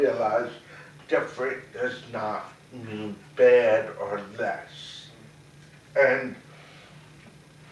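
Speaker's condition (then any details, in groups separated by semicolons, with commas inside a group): Cerebral palsy, mild; mainly affects speech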